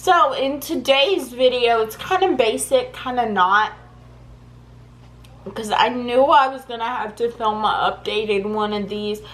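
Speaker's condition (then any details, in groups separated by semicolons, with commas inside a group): Cerebral palsy; poor head control, neck falls back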